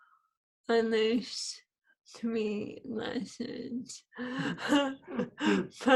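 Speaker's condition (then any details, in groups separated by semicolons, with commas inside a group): ALS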